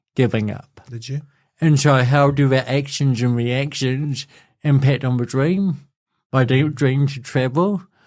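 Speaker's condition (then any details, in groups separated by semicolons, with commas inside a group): Cerebral palsy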